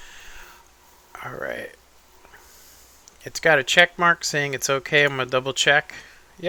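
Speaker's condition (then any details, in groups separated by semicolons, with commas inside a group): No condition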